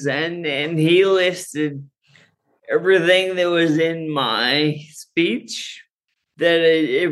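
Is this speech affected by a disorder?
Yes: Friedreich's ataxia; genetic neuromuscular condition from birth, normal childhood, slowly worsening, diagnosed sophomore year of college.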